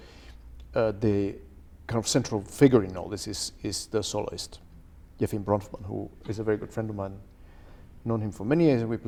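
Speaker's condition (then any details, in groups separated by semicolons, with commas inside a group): No condition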